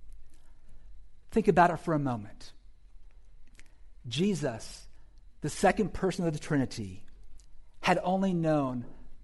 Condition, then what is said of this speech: No condition.